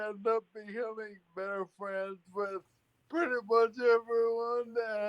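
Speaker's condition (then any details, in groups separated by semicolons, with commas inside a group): Friedreich's ataxia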